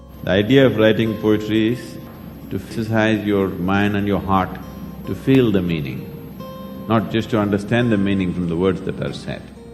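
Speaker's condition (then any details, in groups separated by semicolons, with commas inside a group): No condition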